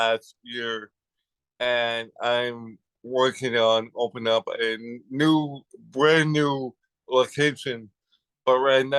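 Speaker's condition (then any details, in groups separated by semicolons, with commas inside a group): Cerebral palsy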